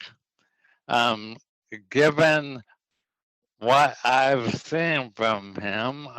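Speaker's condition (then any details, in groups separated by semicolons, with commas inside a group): ALS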